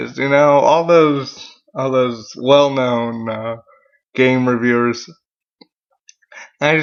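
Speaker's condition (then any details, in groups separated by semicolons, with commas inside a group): Cerebral palsy; mild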